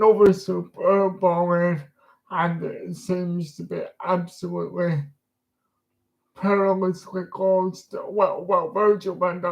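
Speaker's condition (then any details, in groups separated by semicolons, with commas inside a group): Disability affecting speech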